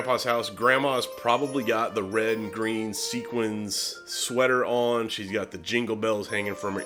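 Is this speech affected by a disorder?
No.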